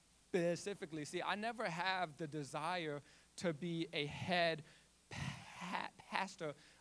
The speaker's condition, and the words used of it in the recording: Stuttering. There's not one thing I would change about me, my speech impediment, the past it has brought me through, because one, it has made me more dependent upon God.